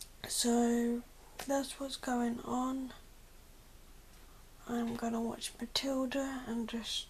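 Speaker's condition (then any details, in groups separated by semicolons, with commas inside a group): Cerebral palsy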